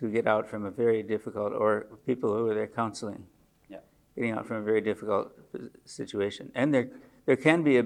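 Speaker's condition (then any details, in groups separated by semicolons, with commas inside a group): Parkinson's disease; age 74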